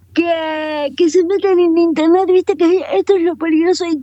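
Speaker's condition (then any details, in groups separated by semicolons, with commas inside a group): Cerebral palsy, quadriparesis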